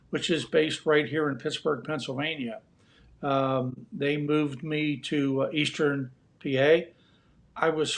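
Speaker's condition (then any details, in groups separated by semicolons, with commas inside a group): No condition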